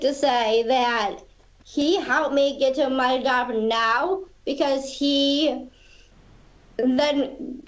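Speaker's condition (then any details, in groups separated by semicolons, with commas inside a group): Down syndrome; active public speaker since Special Olympics event in Syracuse, took public speaking class, reads and speaks better than sings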